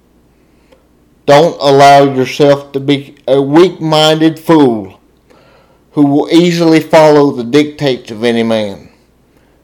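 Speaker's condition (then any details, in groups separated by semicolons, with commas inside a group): Cerebral palsy, spastic diplegia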